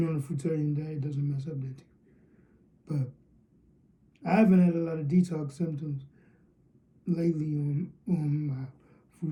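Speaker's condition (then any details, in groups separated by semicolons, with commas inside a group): Cerebral palsy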